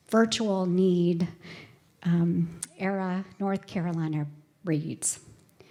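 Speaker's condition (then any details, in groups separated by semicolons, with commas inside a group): No condition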